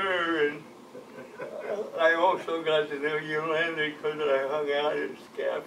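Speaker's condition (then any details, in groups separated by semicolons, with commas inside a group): Cerebral palsy; from birth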